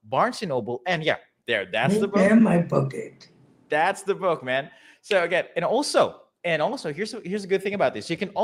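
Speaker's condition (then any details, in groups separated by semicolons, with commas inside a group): No condition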